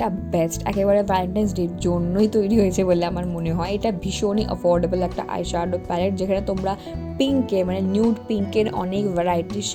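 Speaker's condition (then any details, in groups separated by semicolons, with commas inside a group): No condition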